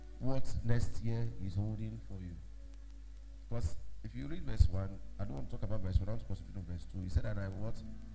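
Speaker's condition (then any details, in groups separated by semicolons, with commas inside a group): No condition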